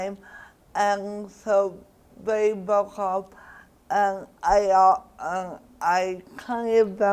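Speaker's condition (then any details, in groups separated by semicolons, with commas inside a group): Cerebral palsy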